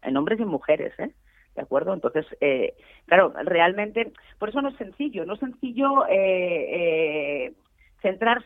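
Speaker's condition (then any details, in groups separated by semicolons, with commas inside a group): No condition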